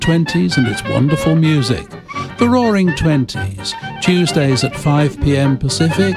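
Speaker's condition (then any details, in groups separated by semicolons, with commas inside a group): No condition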